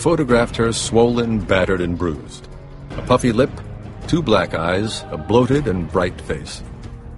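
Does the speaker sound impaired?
No.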